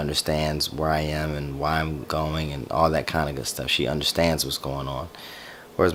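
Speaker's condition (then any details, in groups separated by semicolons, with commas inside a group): No condition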